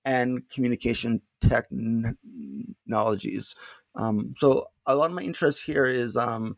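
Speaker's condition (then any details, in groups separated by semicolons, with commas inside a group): Stuttering; not stuttering much at time of recording; blocks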